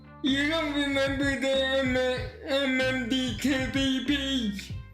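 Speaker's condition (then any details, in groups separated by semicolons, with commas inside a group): Cerebral palsy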